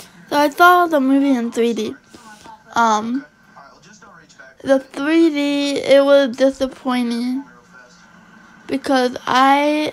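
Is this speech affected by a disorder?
Yes: cerebral palsy.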